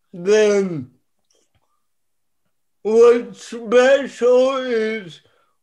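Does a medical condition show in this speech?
Yes: cerebral palsy; childhood physical therapy, therapist started lifting with ankle weights on dowel bar, therapy became weight training; ongoing gym workouts, reported to make cerebral palsy stronger.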